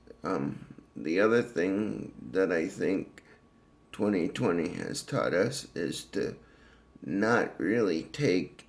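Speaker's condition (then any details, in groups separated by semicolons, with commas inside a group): Cerebral palsy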